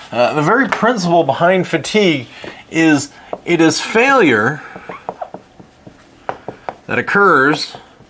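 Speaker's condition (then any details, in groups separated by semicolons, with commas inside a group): No condition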